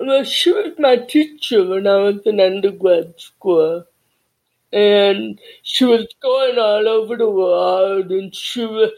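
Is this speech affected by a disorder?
Yes: cerebral palsy and deafness.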